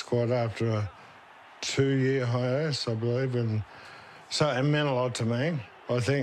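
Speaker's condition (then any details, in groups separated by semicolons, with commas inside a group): Motor neurone disease; speech now affected, swallowing and talking still possible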